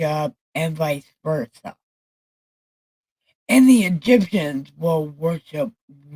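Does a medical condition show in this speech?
Yes: brain injury.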